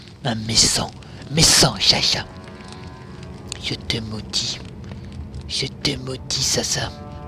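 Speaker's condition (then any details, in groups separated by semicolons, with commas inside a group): No condition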